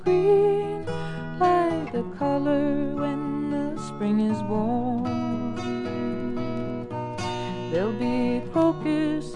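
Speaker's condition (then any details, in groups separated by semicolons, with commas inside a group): No condition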